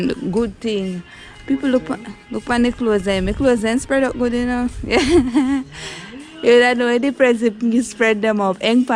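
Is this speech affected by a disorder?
No.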